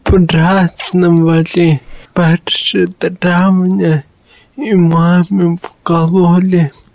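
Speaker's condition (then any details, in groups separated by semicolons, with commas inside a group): Cerebral palsy; startled by own voice on microphone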